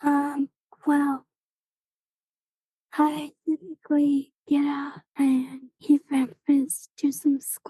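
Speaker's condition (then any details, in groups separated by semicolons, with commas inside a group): Cerebral palsy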